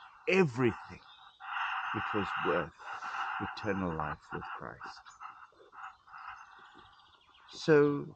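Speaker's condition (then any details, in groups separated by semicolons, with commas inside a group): No condition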